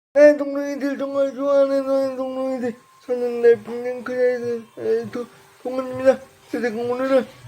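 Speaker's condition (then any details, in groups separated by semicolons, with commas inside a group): Brain lesion disability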